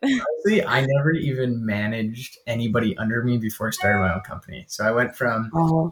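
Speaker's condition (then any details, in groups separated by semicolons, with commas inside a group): No condition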